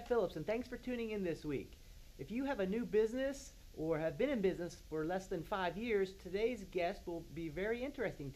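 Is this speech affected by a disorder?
No.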